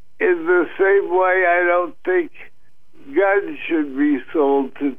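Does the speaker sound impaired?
Yes: Parkinson's disease, mild; reduced neurotransmitters, possibly genetic and akron ohio tire factory water pollution; muscle stiffness, relieved by cannabis; slight difficulty in speaking.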